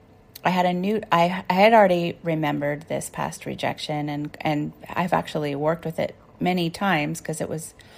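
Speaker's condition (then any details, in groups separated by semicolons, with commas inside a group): No condition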